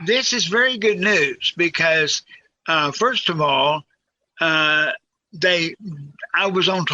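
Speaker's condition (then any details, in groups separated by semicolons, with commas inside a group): Cerebral palsy; quadriplegic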